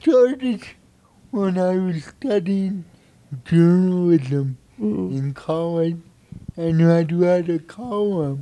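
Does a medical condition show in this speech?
Yes: cerebral palsy; from birth, brain injury disrupting messages between brain and body, therapy in childhood; no medication.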